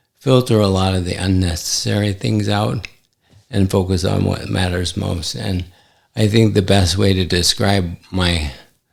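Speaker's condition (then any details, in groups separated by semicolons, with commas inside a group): ALS; affects hand function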